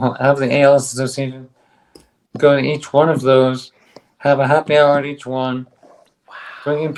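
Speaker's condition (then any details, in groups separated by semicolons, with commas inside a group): ALS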